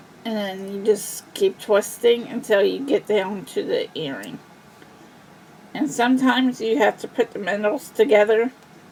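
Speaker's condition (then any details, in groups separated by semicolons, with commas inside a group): Cerebral palsy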